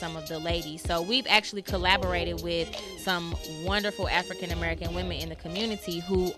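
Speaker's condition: No condition

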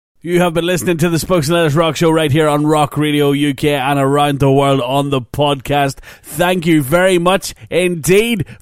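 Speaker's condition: No condition

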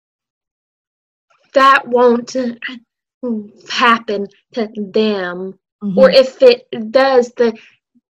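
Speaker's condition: Stuttering; stutters openly; prolonged sounds, blocks

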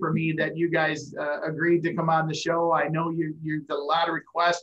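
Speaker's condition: No condition

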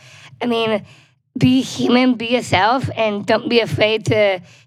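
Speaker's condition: Down syndrome

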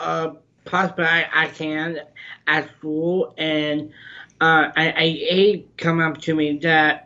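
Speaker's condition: Down syndrome; congenital

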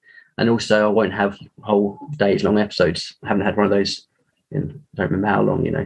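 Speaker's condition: No condition

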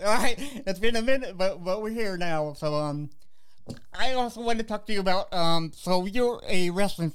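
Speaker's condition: Cerebral palsy; walks with walker

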